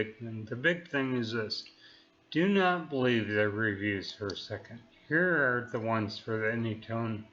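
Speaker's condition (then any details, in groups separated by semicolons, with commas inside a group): Neurological disease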